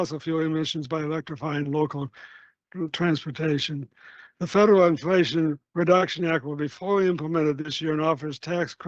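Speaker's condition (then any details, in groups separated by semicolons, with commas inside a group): No condition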